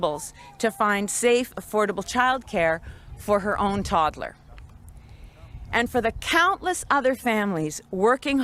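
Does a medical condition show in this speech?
No.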